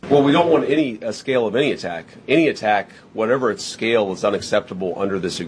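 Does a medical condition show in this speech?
No.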